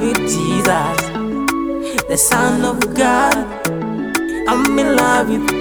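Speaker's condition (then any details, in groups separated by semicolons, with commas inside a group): No condition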